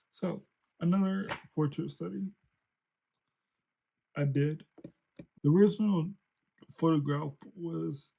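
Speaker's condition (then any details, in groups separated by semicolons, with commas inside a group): Cerebral palsy; since birth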